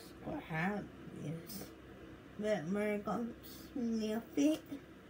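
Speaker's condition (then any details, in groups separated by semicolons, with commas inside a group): Cerebral palsy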